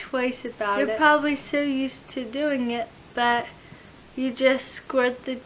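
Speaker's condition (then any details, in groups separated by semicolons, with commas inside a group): Cerebral palsy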